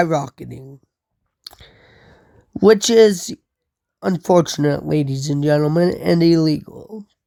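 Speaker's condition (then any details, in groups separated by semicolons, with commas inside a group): Cerebral palsy; from birth, walks with walker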